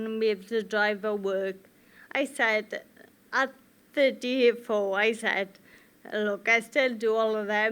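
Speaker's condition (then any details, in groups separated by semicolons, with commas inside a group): Friedreich's ataxia; life-limiting; about 18 years since diagnosis, no treatment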